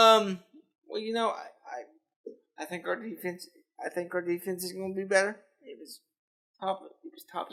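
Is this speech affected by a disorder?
Yes: cerebral palsy; lifelong physical disability.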